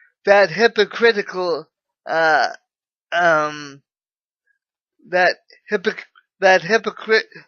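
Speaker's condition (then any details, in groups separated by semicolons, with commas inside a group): Cerebral palsy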